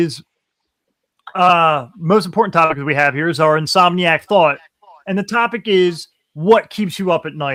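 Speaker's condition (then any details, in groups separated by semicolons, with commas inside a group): No condition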